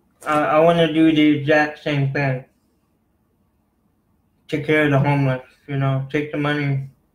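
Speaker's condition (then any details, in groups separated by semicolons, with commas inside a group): Cerebral palsy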